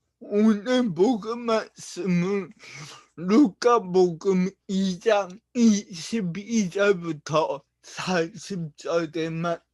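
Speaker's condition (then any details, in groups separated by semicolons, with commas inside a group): Brain lesion disability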